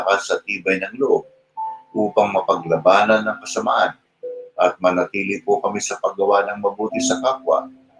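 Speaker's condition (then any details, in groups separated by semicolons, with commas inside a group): No condition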